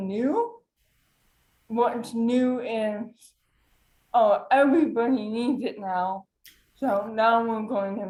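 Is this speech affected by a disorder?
Yes: cerebral palsy.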